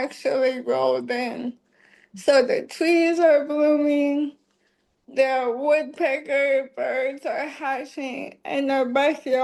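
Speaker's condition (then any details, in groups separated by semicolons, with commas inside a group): ALS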